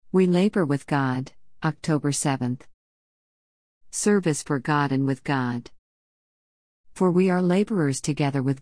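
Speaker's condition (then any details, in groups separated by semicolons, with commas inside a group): No condition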